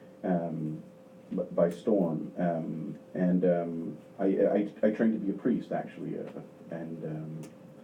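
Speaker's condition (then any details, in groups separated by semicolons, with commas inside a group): No condition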